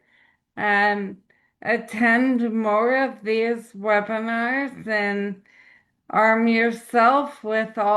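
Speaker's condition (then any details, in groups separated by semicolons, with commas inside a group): ALS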